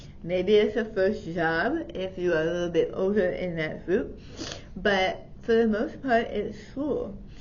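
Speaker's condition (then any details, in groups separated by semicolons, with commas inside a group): Tongue cancer surgery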